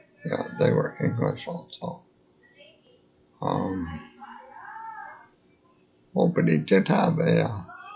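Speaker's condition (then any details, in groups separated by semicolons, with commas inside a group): Multiple sclerosis; lives in care home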